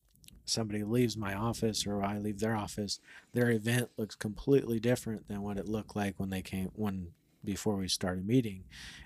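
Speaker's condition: No condition

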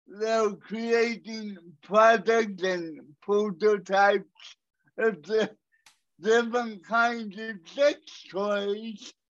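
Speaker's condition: Cerebral palsy; walking distance much reduced compared with before

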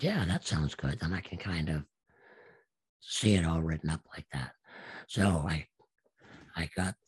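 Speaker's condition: Absent vocal cords; confirmed on repeated exams

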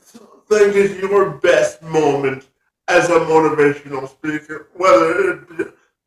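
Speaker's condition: Spastic quadriplegia cerebral palsy; from birth, legs affected, cannot walk normally, attributed to insufficient oxygen in legs; stays physically active and moving

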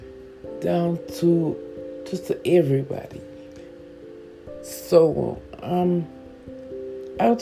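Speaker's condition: Stroke with stutter; constant pain

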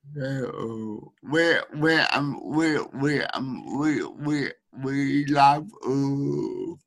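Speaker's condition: Speech needing a translator

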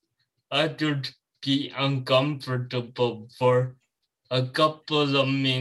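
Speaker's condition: Cerebral palsy

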